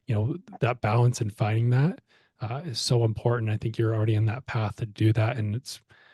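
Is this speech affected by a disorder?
No.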